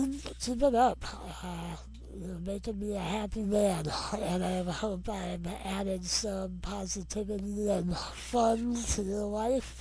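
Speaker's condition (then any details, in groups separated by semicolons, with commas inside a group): Non-progressive muscular dystrophy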